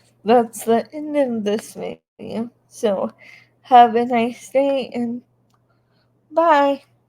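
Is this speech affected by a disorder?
Yes: cerebral palsy.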